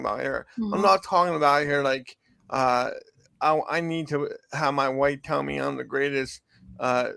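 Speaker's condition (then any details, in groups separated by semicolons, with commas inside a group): Cerebral palsy; from birth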